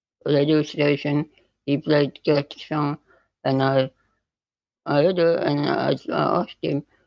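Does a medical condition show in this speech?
Yes: spinal muscular atrophy type 2.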